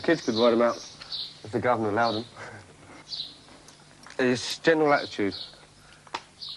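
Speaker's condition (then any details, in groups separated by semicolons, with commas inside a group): No condition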